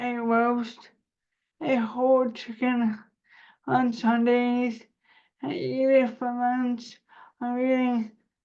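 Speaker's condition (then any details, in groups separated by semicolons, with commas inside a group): Cerebral palsy; spasticity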